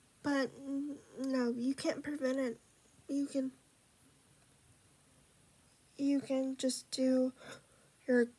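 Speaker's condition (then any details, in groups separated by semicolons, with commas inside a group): Cerebral palsy; unable to walk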